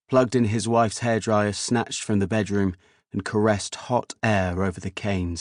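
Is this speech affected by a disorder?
No.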